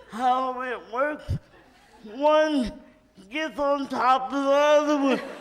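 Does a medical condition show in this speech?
Yes: cerebral palsy; from birth, uses wheelchair.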